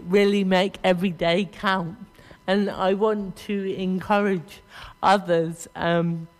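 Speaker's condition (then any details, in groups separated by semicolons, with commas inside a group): Cerebral palsy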